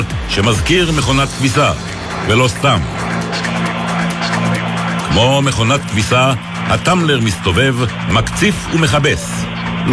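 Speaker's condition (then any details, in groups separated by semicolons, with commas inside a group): No condition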